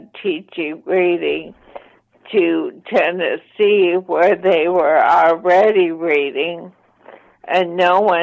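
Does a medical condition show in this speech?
Yes: ALS, mild; voice slightly impaired.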